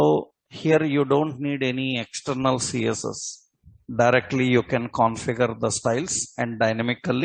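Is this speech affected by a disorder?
No.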